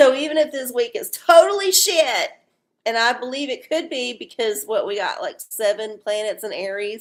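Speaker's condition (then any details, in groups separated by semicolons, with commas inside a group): No condition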